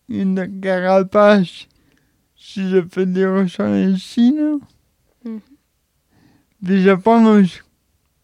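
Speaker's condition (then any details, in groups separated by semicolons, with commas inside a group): Cerebral palsy; age 31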